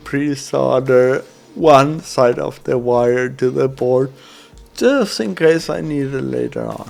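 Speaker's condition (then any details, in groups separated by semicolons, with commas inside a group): Cerebral palsy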